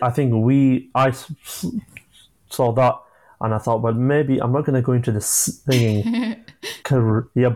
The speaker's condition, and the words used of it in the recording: Stuttering. That, like, I'm not a fluent speaker.